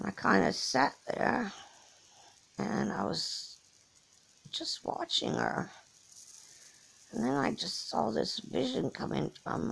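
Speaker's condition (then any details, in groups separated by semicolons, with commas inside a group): Cerebral palsy; from birth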